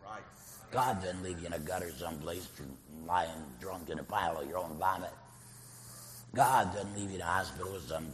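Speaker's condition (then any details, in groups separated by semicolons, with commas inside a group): Laryngectomy, voice prosthesis; like a kazoo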